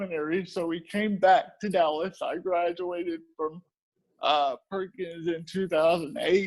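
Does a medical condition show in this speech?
Yes: cerebral palsy.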